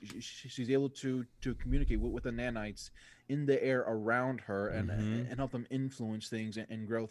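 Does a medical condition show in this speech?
Yes: stuttering; stutter since school years, told to focus on speech to do drama lines, advised against musical lead; still stutters, especially on quick remarks; stutters on first attempt at quips, barely succeeds second time, often sang off pitch in school; here repeated sounds, repeated words.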